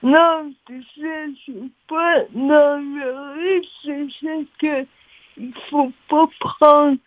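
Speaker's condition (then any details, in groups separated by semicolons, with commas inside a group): Cerebral palsy; oxygen loss to brain during delivery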